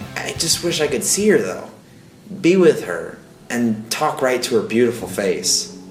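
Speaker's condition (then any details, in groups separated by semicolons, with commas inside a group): No condition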